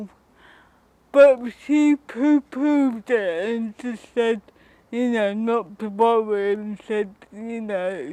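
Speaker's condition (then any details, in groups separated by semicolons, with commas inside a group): Cerebral palsy; fine motor difficulties, late diagnosis; speech needs patient listeners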